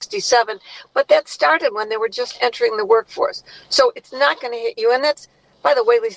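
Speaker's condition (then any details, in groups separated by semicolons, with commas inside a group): No condition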